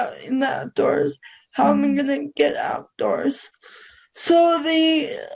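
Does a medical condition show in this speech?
Yes: cerebral palsy.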